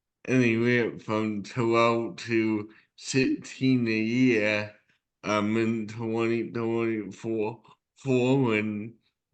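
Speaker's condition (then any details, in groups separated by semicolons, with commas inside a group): Cerebral palsy; present from birth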